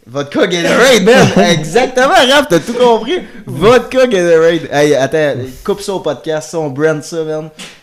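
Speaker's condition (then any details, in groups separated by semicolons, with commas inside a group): No condition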